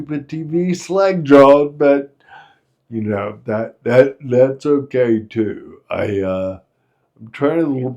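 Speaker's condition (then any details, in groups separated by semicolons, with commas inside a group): Friedreich's ataxia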